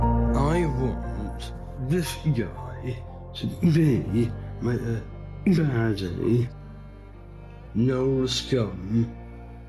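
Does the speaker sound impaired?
Yes: Down syndrome; three copies of chromosome 21, from birth; told when very young would never read or speak.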